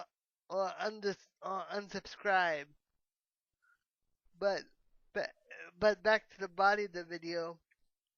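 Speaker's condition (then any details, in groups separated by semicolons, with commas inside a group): Cerebral palsy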